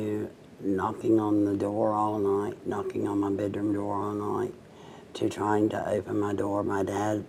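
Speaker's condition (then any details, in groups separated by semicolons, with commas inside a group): Cerebral palsy, mild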